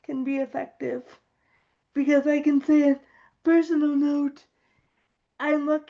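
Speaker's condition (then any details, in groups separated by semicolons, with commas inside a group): Cerebral palsy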